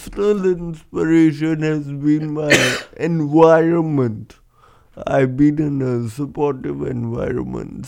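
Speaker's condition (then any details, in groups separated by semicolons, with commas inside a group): Cerebral palsy; congenital, breech vaginal birth instead of recommended c-section, head stuck 90 seconds, oxygen loss; age 25, walks, others ask if drunk, three years on Singapore cerebral palsy football team; could not speak properly as child, now speaks publicly as motivational speaker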